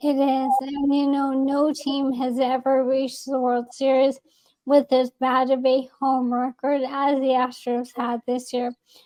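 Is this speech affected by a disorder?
Yes: ALS.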